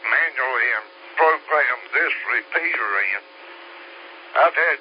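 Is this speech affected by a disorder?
Yes: slurred speech; stroke 3 years ago.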